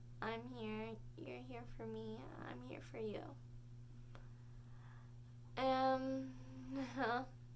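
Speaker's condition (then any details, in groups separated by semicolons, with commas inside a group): Cerebral palsy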